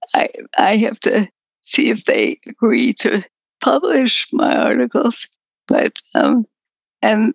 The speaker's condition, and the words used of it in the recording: Multiple sclerosis. My latest episode, I like to think of it as my current journey or my episode, is lack of voice.